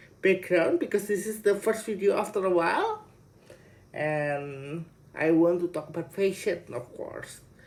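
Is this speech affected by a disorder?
Yes: cerebral palsy.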